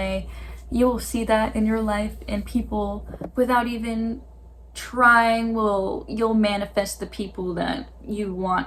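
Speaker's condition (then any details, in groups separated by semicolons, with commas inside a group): No condition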